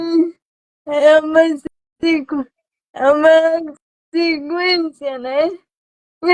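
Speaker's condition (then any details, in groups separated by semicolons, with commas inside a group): Cerebral palsy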